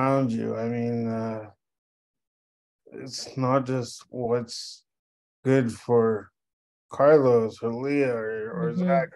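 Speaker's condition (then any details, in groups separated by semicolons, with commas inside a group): Cerebral palsy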